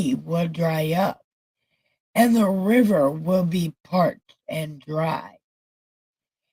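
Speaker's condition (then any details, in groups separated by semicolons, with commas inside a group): Brain injury; right side numb including tongue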